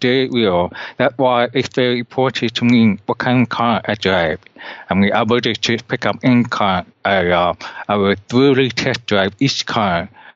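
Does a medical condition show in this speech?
Yes: deafness; cannot hear well, compensates by focusing visually on surroundings.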